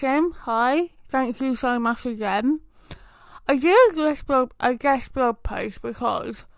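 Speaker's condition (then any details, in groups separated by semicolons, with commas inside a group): Tongue cancer; chemotherapy, no spread beyond lymph nodes, windpipe clear on x-ray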